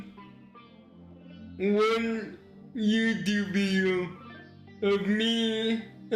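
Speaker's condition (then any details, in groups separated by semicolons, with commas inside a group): Cerebral palsy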